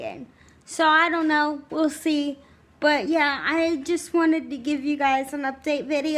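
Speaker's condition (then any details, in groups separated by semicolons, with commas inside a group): Cerebral palsy, spastic, severe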